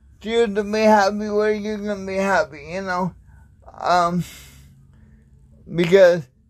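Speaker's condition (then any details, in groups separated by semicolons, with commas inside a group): Cerebral palsy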